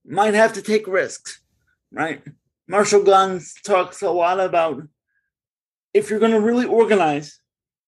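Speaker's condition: Cerebral palsy; since birth

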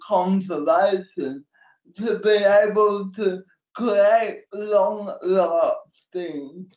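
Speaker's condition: Cerebral palsy; manual wheelchair

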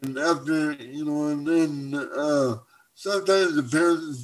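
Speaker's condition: Cerebral palsy; present from birth, wheelchair user, formerly walked with arm crutches, had surgery

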